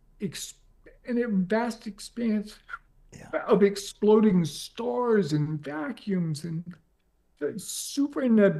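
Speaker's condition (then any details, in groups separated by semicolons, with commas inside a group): ALS; progressive, onset leg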